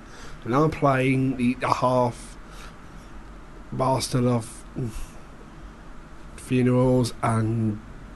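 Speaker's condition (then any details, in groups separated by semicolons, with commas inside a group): Down syndrome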